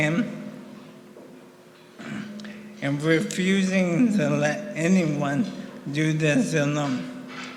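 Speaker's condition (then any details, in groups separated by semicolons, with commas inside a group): ALS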